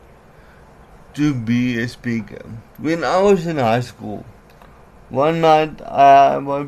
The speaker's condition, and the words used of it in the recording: Cerebral palsy. So when my mouth gets tired of speaking, there is some words that I can't pronounce.